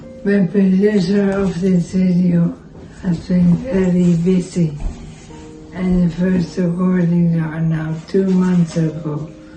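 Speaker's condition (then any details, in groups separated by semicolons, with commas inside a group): Multiple system atrophy; symptoms on both sides of body; 2 years since diagnosis, balance worse, speech device ordered; speech declining, drooling, lip and tongue weakness, some aspiration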